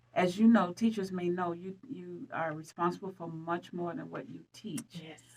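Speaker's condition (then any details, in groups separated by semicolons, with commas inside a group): No condition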